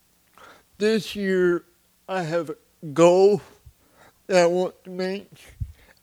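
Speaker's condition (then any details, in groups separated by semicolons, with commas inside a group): Cerebral palsy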